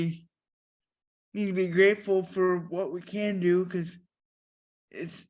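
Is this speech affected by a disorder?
Yes: cerebral palsy.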